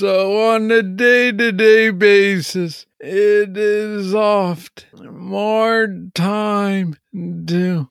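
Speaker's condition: Parkinson's disease; young onset

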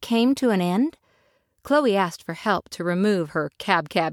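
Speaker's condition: No condition

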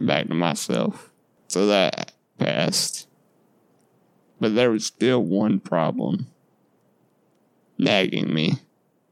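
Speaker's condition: Duchenne muscular dystrophy; lifelong

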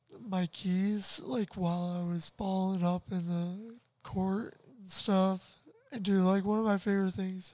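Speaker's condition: Tracheostomy, ventilator dependent; early cuff-up voicelessness

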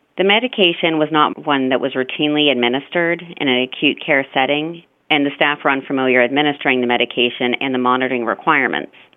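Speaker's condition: No condition

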